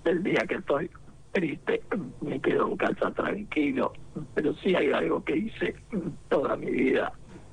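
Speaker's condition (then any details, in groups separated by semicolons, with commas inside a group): Laryngectomy, esophageal speech; four complicated operations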